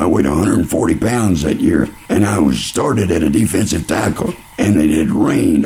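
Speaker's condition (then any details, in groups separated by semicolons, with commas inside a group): Laryngeal cancer; about 12 years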